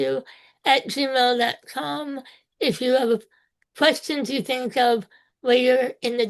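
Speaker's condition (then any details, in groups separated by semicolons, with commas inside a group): Spinal muscular atrophy type two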